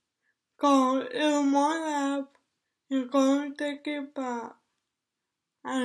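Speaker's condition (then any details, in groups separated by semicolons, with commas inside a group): Cerebral palsy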